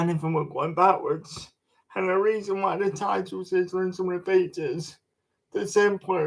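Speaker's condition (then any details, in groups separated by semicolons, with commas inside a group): Cerebral palsy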